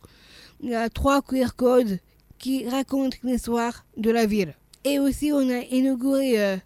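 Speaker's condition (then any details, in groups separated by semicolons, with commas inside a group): Down syndrome; congenital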